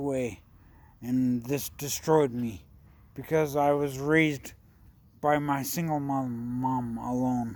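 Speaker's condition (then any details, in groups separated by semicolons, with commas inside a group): Traumatic brain injury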